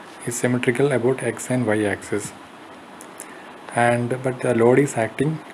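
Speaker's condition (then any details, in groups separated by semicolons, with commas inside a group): No condition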